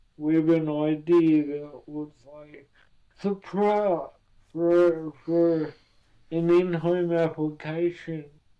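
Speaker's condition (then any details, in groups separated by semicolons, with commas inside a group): Cerebral palsy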